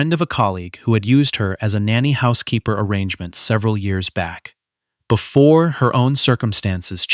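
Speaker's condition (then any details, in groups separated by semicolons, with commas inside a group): No condition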